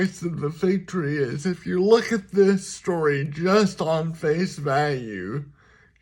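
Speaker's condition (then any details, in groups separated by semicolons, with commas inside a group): Cerebral palsy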